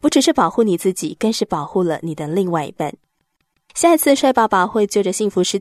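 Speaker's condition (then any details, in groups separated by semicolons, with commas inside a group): No condition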